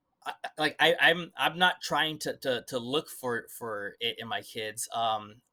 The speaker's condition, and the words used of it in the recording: Stuttering. And one obstacle that I've realized is my stutter in Spanish.